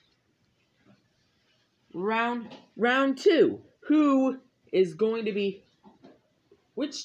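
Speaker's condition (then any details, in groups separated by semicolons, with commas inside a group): No condition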